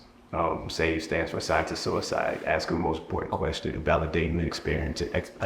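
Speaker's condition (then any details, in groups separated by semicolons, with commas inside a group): No condition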